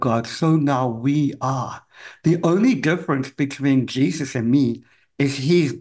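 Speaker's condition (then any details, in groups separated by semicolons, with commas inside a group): Cleft palate; congenital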